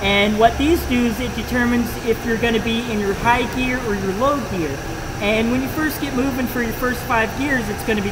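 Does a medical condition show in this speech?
No.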